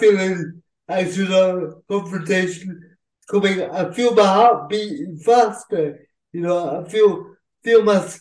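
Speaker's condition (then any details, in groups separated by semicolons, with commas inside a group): Cerebral palsy; uses a wheelchair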